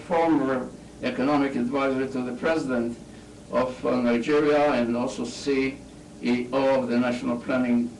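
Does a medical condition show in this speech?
No.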